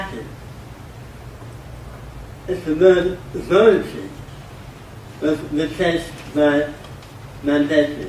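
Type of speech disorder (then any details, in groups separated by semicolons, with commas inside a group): Dysarthria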